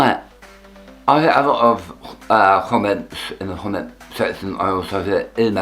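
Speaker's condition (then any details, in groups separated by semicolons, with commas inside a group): Tongue cancer; half tongue removed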